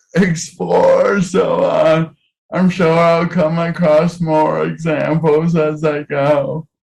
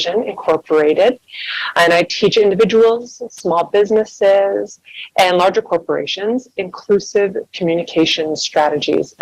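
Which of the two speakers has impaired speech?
The first: cerebral palsy.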